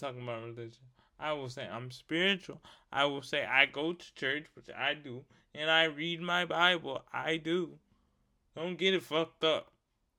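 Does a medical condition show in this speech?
Yes: cerebral palsy; fluent, no slur, not slow, sounds loud when passionate.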